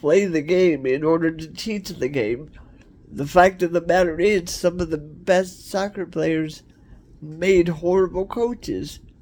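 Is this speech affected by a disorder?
Yes: cerebral palsy; cerebral palsy, wheelchair.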